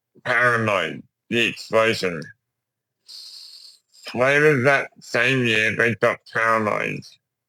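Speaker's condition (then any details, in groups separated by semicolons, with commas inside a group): Duchenne muscular dystrophy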